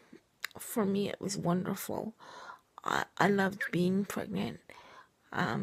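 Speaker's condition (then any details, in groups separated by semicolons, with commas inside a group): Cerebral palsy, triplegia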